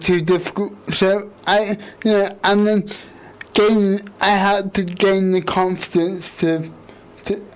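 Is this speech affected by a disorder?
Yes: quadriplegic cerebral palsy; all four limbs affected, right side worse than left, wheelchair bound, 24-hour care; obvious speech impediment, quite a bit of effort to speak and shape words, considers self understandable.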